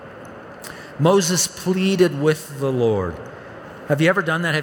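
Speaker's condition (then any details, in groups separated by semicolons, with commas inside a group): No condition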